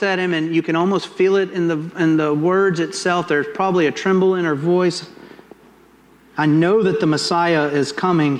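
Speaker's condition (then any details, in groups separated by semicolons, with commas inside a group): No condition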